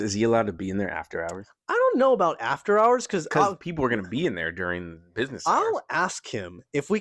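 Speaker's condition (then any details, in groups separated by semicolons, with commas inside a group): No condition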